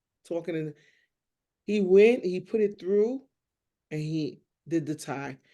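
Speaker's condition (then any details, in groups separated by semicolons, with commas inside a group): No condition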